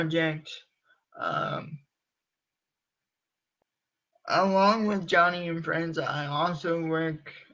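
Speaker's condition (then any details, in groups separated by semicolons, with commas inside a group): Cerebral palsy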